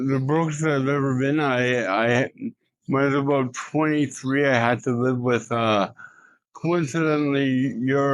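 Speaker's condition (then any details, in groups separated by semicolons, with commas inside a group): Cerebral palsy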